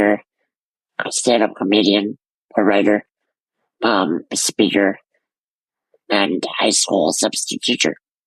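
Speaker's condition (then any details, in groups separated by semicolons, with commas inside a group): Muscular dystrophy; congenital; uses ventilator, ventilator mask during recording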